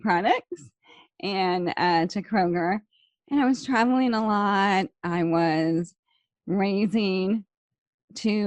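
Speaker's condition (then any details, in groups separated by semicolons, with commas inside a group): ALS; slow progressing form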